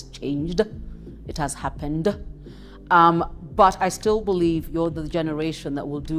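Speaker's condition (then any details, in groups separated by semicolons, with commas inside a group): No condition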